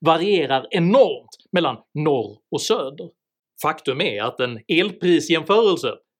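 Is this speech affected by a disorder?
No.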